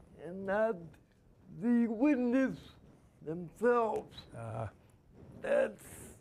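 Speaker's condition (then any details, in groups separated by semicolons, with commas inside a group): Spastic quadriplegia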